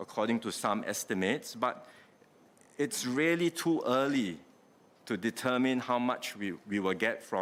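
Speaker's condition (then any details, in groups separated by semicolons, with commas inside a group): No condition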